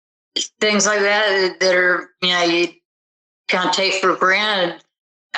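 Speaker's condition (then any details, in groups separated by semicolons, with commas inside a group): Tardive dyskinesia; about 10 years since onset, on neurologist medication; stuttering, visible tongue movements, eating affected, swallowing mostly unaffected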